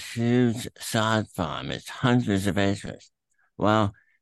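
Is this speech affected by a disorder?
Yes: throat cancer, tumor through tongue, attached to epiglottis; throat cancer three times, radiation with molded mask, chemo, checkups at Erlanger Medical Center Chattanooga; voice affected by cancer, eating issues from tongue tumor, still talks at length.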